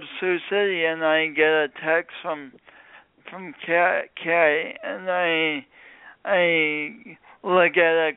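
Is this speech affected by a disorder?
Yes: speech impediment from birth injury; born few weeks early, oxygen loss on way to emergency room, coordination differences; speech impediment sounding unlike a regional accent, not a Midwestern accent.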